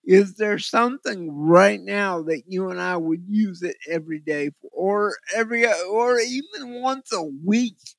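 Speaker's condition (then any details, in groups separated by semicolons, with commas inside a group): Cerebral palsy; eyes weird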